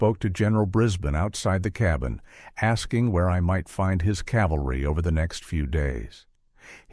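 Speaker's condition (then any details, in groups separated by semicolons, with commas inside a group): No condition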